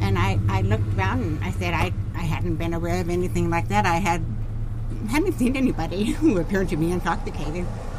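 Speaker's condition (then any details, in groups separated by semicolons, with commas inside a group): Profound deafness, genetic, profound; profoundly deaf by age five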